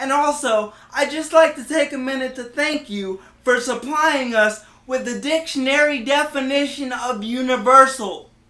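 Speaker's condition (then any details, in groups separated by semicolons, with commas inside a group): Cerebral palsy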